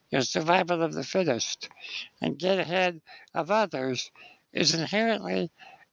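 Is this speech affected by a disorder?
Yes: spinal muscular atrophy; spinal muscular atrophy from birth, muscle weakness, lifelong wheelchair use.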